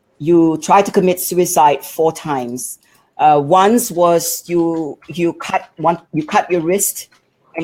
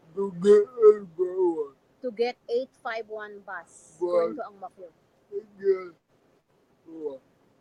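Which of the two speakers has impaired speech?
The second: severe cerebral palsy; severe, types with toes, past surgery; more pain since surgery, fatigue; speech hard to understand, wife interprets.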